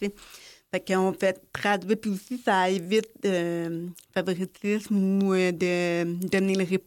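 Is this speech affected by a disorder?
Yes: deafness; hearing aids, learned LPC (Langage Parlé Complété), LSQ from Cégep, school with hearing pupils from age 6; hearing aids by day, none at night or on waking, light alert system at night; speaks and communicates orally, loses track in multi-speaker settings, later used LSQ interpreters in class.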